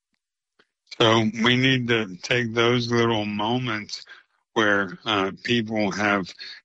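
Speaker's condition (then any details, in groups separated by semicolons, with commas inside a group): ALS; slower progression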